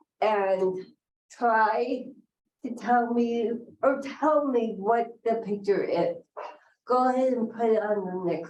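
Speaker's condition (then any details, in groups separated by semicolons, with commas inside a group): Cerebral palsy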